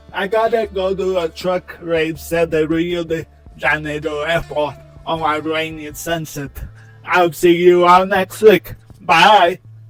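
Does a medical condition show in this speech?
Yes: cerebral palsy.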